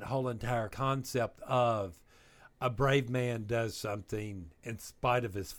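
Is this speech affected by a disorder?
No.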